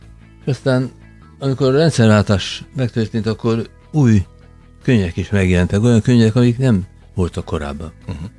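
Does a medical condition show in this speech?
Yes: Parkinson's disease; qigong exercises with other Parkinson's patients.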